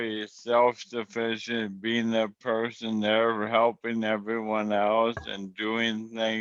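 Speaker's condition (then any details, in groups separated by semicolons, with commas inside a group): ALS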